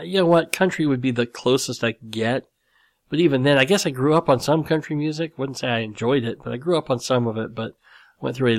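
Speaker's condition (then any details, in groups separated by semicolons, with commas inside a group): Cleft lip and palate; nose still slightly crooked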